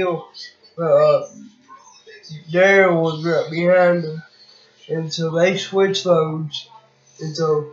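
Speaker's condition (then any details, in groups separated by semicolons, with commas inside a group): Cerebral palsy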